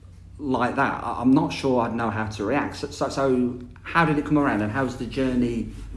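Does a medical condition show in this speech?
No.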